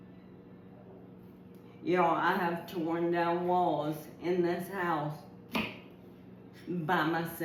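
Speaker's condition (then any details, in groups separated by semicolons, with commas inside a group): ALS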